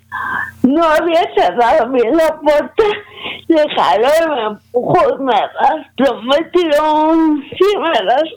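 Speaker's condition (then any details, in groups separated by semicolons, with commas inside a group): Cerebral palsy; premature, negligent right knee tumor surgery cut tendons, only crawled at 18 months, diagnosed age 18-19; walks slowly, no wheelchair, difficulty moving and handling objects, types on standard computer with fingers; some difficulty speaking, still able to speak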